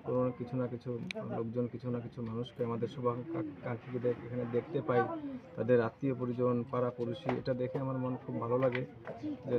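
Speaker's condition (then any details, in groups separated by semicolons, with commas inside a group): No condition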